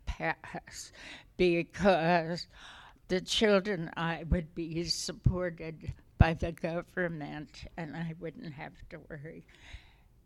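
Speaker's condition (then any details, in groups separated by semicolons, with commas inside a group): Essential tremor; may be hard to understand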